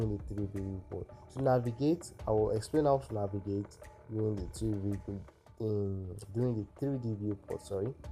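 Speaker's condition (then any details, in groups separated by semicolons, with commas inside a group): No condition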